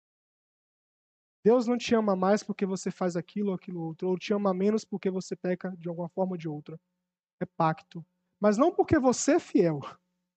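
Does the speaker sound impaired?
No.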